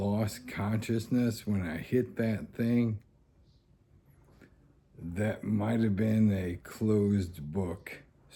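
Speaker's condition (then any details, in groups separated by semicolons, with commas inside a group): ALS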